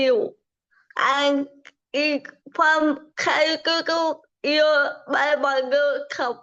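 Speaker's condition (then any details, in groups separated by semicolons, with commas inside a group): Cerebral palsy; from birth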